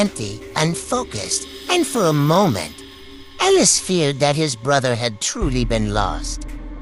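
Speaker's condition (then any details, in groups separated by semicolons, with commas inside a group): No condition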